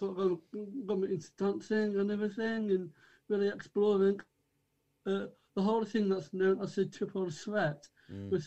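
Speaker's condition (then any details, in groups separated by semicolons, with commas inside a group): Down syndrome; from birth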